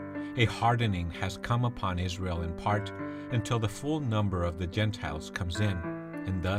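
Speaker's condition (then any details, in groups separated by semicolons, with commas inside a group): No condition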